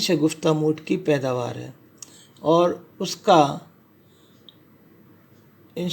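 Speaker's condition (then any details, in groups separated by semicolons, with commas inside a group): No condition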